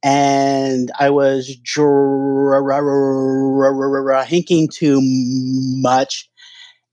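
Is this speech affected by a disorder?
Yes: stuttering; onset around age 2.5, fall with traumatic brain injury then, grandfather and daughter stutter, likely genetic, hypnotherapy tried; no longer hides stutter, not trying to avoid stuttering, stuttering more or more aware lately, sober; stutters every time talking, hard ordering in restaurants, phone calls, strangers, alcohol seemed to lessen stutter; here repeated sounds, prolonged sounds, blocks.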